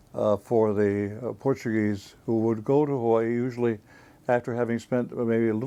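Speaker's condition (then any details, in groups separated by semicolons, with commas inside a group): No condition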